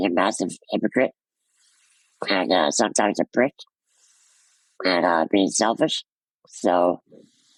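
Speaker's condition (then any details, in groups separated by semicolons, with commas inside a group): Muscular dystrophy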